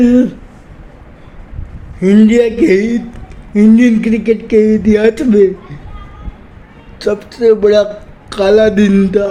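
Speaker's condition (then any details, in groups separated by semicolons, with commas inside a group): Cerebral palsy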